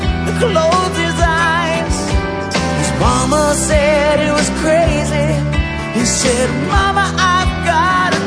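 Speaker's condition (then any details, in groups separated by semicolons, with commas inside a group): No condition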